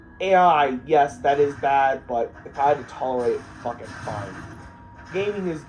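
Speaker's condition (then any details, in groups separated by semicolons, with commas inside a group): No condition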